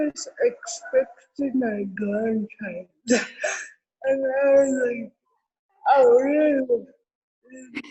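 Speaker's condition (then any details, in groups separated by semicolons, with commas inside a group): Cerebral palsy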